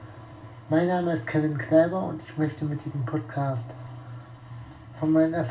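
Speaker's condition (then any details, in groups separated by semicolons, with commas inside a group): Spastic tetraparesis; wheelchair user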